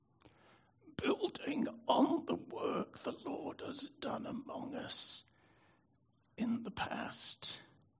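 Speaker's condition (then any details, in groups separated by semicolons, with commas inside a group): Spasmodic dystonia; prior stroke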